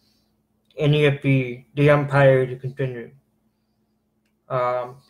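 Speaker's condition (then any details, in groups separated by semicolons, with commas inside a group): Cerebral palsy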